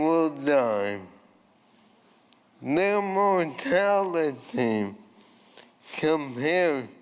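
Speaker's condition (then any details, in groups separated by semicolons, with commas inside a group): ALS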